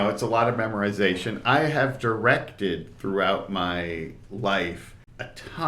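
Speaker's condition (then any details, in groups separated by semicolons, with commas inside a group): No condition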